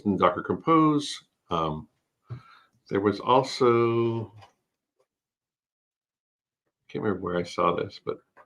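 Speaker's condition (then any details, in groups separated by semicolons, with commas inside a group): No condition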